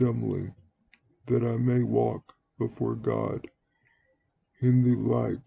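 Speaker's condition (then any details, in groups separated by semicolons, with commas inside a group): Cerebral palsy; speaks relatively well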